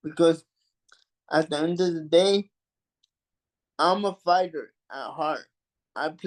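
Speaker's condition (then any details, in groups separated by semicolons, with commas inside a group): Cerebral palsy; mild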